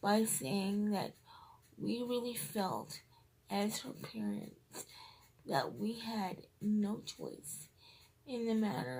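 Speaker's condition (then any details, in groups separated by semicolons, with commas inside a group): Cerebral palsy, triplegia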